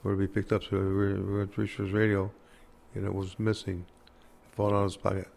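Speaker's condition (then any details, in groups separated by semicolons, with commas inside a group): Parkinson's disease; hard time walking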